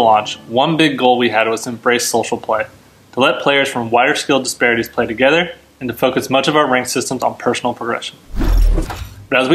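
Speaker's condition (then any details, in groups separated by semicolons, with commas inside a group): No condition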